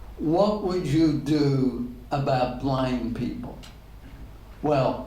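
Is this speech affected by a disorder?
Yes: ALS; degenerative; diagnosed ten years ago.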